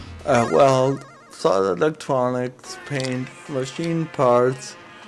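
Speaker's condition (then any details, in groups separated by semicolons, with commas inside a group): Cerebral palsy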